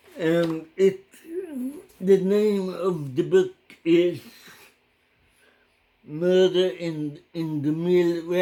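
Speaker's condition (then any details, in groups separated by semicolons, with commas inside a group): Cerebral palsy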